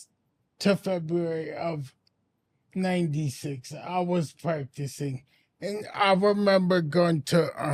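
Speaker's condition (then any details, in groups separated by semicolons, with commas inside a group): Anoxic brain injury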